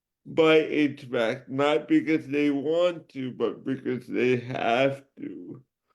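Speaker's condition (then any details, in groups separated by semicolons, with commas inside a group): Cerebral palsy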